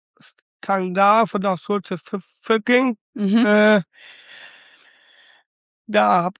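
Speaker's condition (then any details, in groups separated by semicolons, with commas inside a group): Down syndrome (trisomy 21); detected on ultrasound two days before birth, caesarean at St. Vinzenz Krankenhaus Datteln, Frühförderstelle early support; age 26, some limitations mentioned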